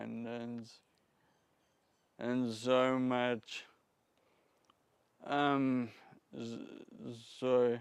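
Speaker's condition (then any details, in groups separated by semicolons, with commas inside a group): Friedreich's ataxia; spasticity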